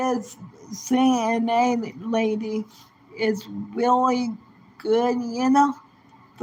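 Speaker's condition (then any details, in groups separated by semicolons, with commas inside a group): Cerebral palsy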